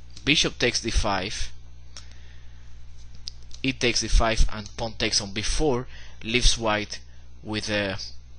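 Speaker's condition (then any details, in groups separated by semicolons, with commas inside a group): No condition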